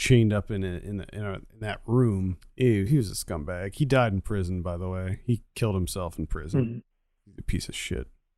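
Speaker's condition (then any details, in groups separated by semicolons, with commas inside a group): No condition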